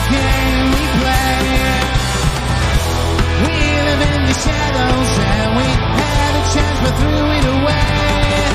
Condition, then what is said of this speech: None; typical speech.